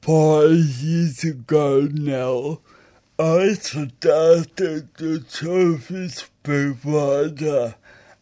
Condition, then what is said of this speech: Aphasia. I walk funny or talk funny, but my thinking is fine.